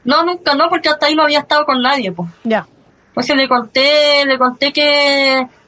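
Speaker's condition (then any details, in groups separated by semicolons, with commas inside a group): Cleft lip and palate; since early childhood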